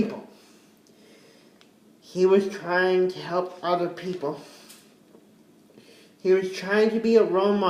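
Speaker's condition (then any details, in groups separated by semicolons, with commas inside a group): Cerebral palsy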